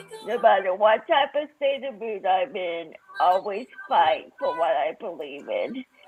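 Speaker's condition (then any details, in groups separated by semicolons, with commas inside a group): Cerebral palsy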